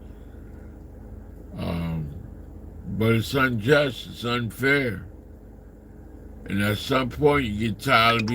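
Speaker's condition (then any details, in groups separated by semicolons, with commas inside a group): Slurred speech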